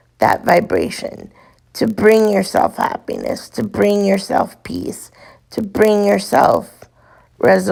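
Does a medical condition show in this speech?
Yes: cerebral palsy.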